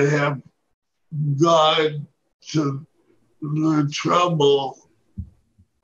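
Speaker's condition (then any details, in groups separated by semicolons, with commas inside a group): Parkinson's disease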